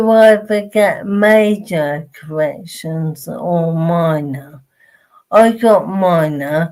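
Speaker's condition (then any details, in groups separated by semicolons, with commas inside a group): Motor neurone disease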